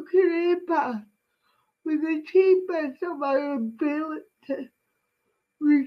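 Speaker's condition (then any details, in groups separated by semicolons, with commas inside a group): Cerebral palsy; speech impediment, speaks slowly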